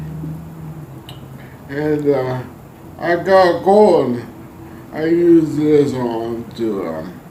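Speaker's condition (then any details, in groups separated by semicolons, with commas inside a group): ALS; spasticity main symptom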